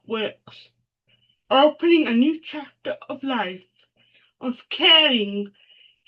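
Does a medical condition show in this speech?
Yes: cerebral palsy; mild form.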